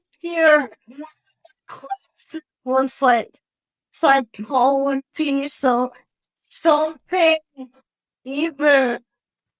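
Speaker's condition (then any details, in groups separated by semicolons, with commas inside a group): Cerebral palsy; wheelchair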